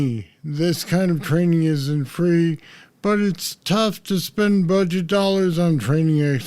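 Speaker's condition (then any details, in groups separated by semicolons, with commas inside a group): Parkinson's disease; deep brain stimulators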